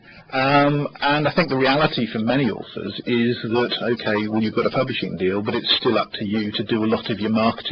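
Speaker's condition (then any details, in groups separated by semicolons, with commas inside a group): No condition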